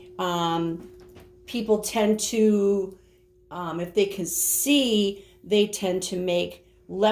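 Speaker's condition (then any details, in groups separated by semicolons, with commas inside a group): No condition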